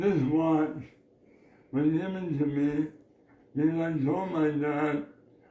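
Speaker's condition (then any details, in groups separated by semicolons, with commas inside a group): Oral cancer; base of tongue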